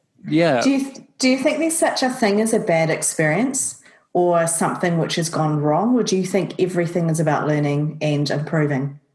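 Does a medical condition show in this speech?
No.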